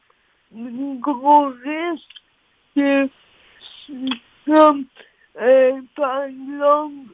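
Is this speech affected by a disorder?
Yes: cerebral palsy; speech affected, listeners must pay attention to follow.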